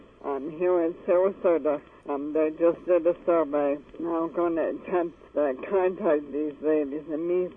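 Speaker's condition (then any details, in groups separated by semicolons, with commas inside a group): ALS; wheelchair user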